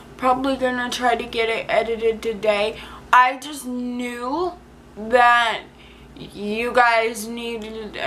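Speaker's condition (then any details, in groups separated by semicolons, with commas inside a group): Cerebral palsy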